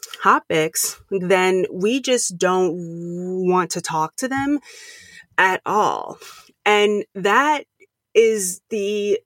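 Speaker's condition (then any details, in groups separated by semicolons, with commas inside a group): Stuttering; lifelong stutter since grade school, past speech therapy, public speaking since 2014 as fear exposure; trouble saying own name, avoided phone calls and talking, speaks freely while stuttering; prolonged sounds, blocks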